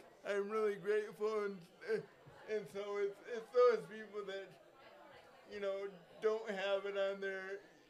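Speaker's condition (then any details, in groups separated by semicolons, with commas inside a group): Cerebral palsy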